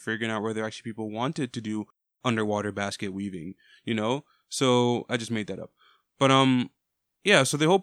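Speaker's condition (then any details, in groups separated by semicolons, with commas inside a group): No condition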